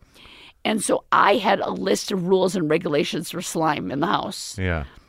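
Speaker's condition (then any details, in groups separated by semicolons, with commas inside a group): Left vocal cord paralysis, left unilateral; current voice temporary after recent surgery, could not talk or swallow during acute illness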